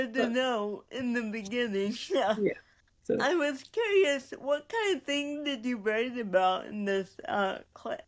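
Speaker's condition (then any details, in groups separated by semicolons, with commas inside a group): Cerebral palsy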